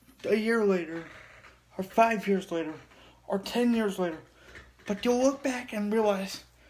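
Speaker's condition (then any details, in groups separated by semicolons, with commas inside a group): Cerebral palsy; heavily altered breathing patterns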